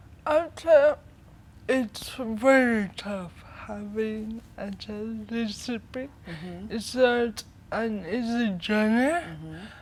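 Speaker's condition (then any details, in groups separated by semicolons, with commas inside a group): Cerebral palsy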